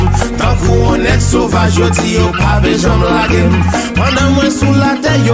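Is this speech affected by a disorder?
No.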